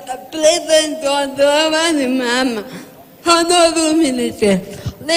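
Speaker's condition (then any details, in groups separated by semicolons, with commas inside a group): Cerebral palsy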